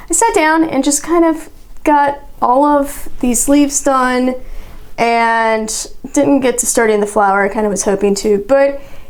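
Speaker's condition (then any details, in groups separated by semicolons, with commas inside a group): No condition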